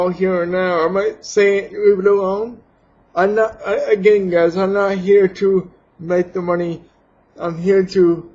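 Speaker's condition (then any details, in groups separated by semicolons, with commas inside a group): Cerebral palsy; has had surgery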